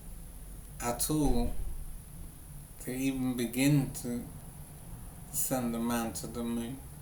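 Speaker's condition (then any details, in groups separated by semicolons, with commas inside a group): Brain injury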